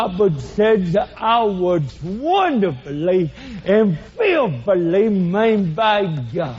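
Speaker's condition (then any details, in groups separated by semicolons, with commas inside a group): Cerebral palsy; from birth; speech hard to understand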